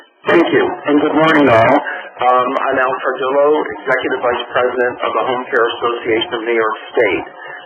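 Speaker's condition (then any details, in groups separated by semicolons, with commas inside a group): No condition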